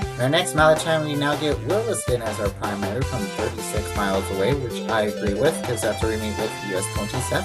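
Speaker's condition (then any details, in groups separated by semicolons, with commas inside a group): No condition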